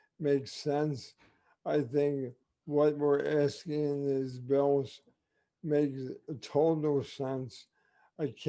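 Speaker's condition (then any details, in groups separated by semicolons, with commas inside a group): ALS; limb onset, ulnar nerve and cervical spine surgery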